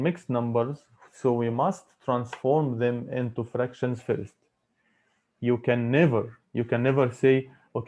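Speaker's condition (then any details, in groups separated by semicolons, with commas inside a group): No condition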